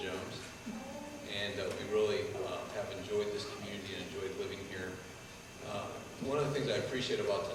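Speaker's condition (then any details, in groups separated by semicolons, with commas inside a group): No condition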